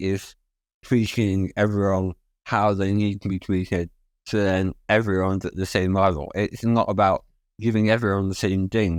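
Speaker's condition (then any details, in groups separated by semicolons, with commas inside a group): Spinal muscular atrophy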